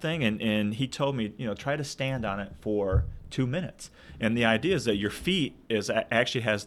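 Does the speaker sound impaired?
No.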